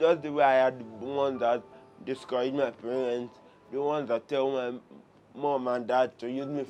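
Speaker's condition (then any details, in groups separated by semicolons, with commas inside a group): Cerebral palsy; teenager, improved with therapy, does home exercises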